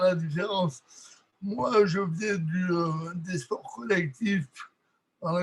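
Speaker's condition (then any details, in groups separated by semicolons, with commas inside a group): Cerebral palsy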